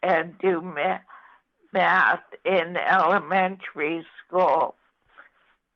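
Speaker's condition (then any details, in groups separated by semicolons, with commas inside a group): ALS; diagnosed about 14 years earlier; voice affected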